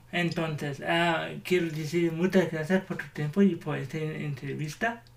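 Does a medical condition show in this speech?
Yes: cerebral palsy.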